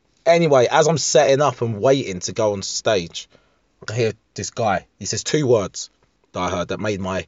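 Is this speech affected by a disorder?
No.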